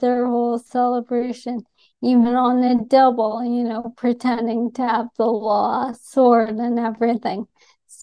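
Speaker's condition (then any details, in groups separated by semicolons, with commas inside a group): ALS; diagnosed within about past year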